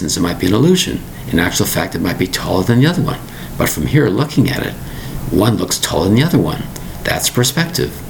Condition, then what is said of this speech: None; typical speech.